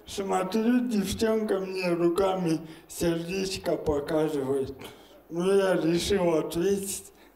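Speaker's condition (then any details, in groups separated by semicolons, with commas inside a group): Cerebral palsy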